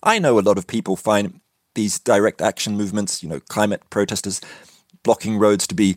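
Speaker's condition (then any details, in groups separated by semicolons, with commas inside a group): No condition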